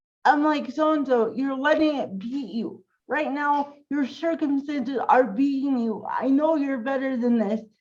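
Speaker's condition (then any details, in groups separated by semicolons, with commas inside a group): Cerebral palsy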